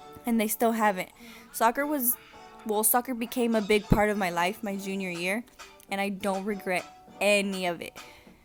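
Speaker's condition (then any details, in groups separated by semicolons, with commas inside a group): No condition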